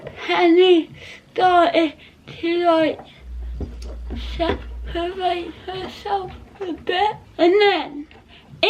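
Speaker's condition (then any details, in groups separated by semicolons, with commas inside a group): Cerebral palsy; not quadriplegic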